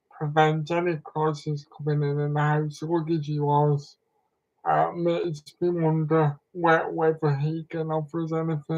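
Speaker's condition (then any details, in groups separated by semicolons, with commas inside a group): Cerebral palsy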